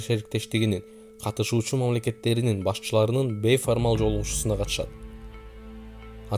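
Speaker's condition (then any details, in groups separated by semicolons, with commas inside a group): No condition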